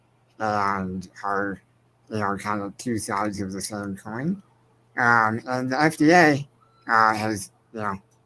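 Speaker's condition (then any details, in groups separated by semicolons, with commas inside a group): Spinal muscular atrophy; progressive, wheelchair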